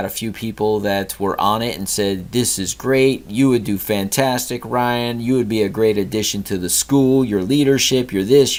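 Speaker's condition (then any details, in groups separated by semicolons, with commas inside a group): No condition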